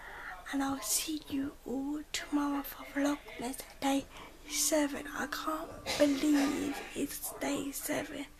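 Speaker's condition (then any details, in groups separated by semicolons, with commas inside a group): Cerebral palsy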